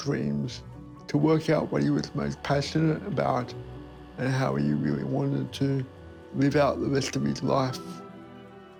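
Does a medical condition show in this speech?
Yes: cerebral palsy.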